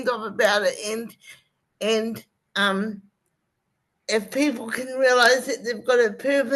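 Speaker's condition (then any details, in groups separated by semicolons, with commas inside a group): Cerebral palsy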